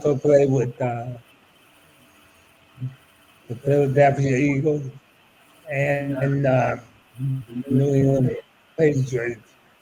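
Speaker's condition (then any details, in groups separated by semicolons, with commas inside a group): ALS; about eight years since diagnosis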